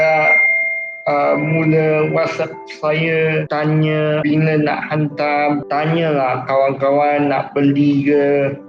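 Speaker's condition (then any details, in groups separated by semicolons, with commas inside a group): Cerebral palsy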